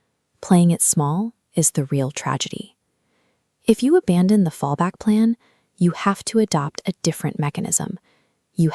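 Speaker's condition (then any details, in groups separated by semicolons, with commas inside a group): No condition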